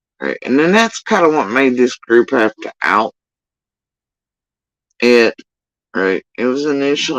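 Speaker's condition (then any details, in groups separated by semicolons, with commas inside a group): Facial paralysis after surgery; tongue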